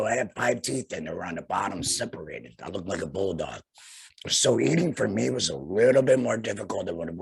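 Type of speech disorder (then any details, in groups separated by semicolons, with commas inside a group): Speech with a voice prosthesis; laryngectomy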